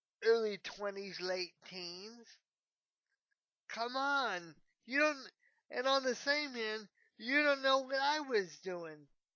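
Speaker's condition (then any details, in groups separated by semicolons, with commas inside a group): Cerebral palsy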